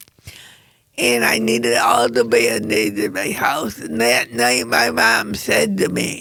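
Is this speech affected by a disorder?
Yes: cerebral palsy; oxygen deprivation at birth, resuscitated at birth; about 73, vocal cords atrophied, gel then fat vocal cord injections; talked at four, drools slightly, voice worse after injection, lost projection.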